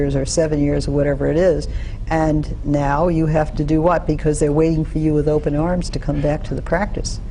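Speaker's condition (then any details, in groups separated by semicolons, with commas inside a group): No condition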